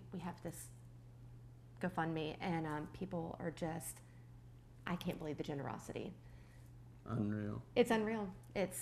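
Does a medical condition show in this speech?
No.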